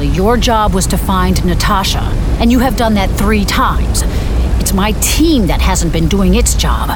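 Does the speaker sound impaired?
No.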